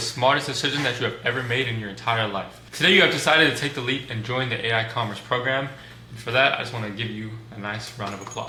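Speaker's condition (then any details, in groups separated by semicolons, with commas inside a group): No condition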